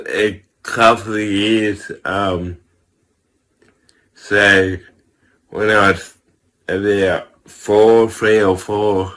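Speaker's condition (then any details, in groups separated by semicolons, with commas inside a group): Cerebral palsy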